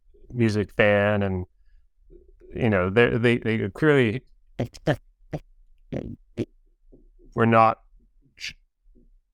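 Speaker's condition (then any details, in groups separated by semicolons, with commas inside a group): Stuttering; since childhood, persistent, not intermittent; adult; notably disfluent, reading aloud very hard, stutters even alone when reading aloud; repeated sounds, repeated words, blocks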